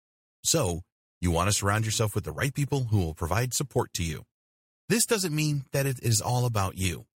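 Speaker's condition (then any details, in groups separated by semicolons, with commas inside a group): No condition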